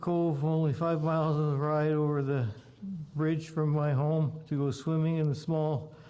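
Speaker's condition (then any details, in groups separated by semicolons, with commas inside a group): Parkinson's disease; damaged brain area no longer produces dopamine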